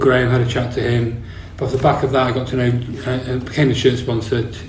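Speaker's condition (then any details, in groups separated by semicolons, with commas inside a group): Parkinson's disease; medication helps standing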